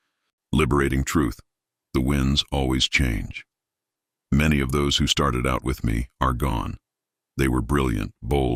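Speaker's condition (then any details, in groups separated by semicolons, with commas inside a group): No condition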